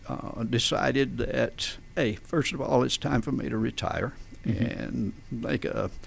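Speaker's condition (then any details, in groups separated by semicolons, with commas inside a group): Spasmodic dysphonia; adductor type, no known cause, adult onset, first noticed speaking to groups, diagnosed by otolaryngologist, neurologists suggested psychological cause; vocal folds slam together, voice problems when speaking to groups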